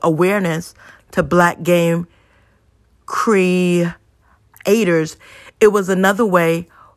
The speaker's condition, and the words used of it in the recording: Stuttering. Just bear with me, and the word will come eventually.